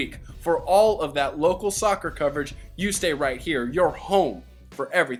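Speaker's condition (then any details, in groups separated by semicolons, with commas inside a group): No condition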